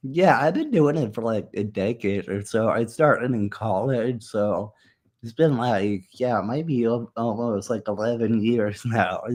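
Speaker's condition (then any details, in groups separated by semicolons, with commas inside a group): Muscular dystrophy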